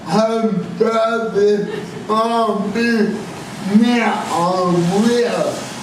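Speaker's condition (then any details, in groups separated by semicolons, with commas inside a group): Cerebral palsy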